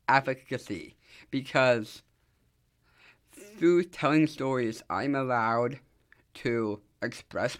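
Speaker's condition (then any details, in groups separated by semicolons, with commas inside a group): Down syndrome; from birth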